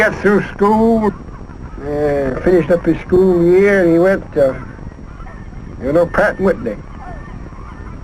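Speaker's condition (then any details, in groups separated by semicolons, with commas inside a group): No condition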